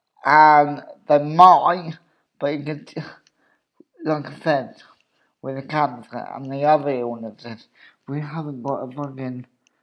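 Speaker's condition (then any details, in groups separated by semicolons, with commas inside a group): Cerebral palsy; obvious speech impediment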